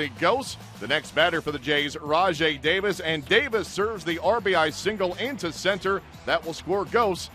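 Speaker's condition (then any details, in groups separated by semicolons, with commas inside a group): No condition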